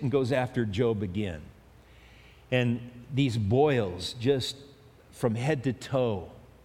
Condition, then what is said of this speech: None; typical speech.